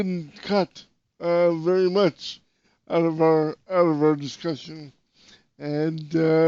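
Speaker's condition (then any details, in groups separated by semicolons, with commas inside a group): Cerebral palsy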